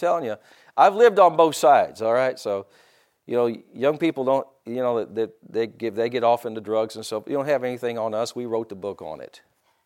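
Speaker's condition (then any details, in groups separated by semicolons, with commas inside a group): No condition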